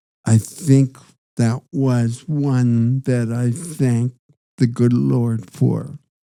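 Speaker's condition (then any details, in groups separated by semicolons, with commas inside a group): Parkinson's disease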